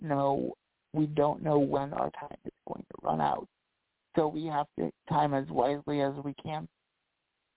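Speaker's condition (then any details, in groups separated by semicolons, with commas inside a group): Cerebral palsy; voice improved over last year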